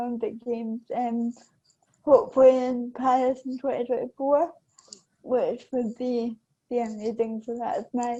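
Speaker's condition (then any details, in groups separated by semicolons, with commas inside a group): Cerebral palsy; affects balance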